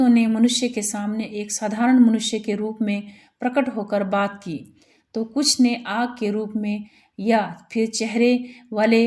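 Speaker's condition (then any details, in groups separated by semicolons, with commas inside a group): No condition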